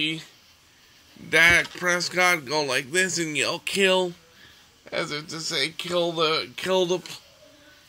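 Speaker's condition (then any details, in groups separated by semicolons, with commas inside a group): Cerebral palsy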